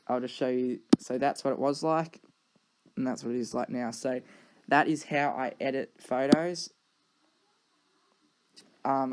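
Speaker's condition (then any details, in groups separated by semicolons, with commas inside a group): No condition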